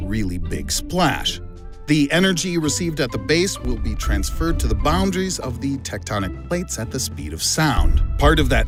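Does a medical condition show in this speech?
No.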